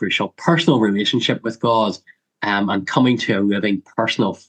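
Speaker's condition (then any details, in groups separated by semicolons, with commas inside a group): Cleft lip and palate; congenital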